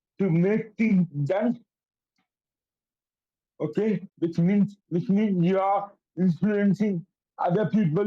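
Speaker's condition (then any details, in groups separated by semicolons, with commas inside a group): Cerebral palsy; affects coordination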